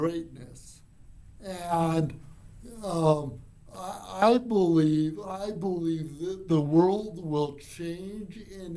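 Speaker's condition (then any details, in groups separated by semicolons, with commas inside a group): Cerebral palsy; from birth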